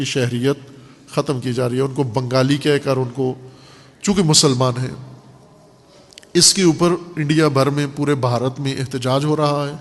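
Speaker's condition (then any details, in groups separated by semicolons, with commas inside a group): No condition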